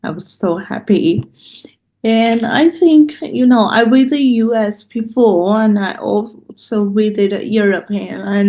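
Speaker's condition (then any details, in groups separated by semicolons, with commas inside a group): Cerebral palsy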